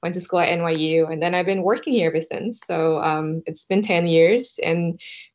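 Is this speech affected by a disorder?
No.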